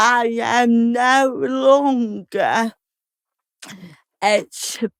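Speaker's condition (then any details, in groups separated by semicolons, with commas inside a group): Cerebral palsy; slow speech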